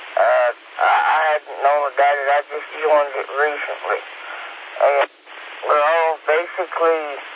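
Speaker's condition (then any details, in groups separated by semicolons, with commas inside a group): Speech impediment; some phonetic words hard to get off tongue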